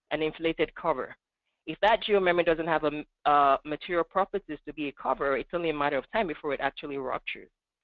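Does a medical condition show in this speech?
No.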